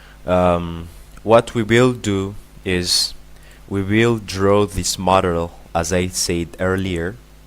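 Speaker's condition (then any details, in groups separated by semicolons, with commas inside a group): No condition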